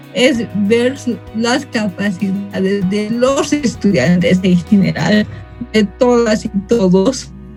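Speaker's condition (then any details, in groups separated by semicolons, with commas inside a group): Cerebral palsy from birth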